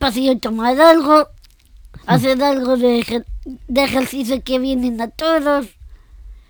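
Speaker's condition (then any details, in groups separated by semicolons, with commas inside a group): Down syndrome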